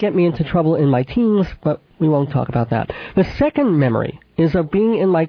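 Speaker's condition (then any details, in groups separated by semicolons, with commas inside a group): Cleft palate with lisp; back of throat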